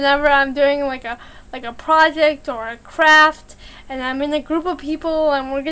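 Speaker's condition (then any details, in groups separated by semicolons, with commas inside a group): Cerebral palsy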